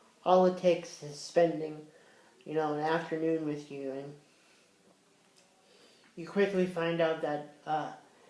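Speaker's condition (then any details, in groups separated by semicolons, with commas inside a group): Cerebral palsy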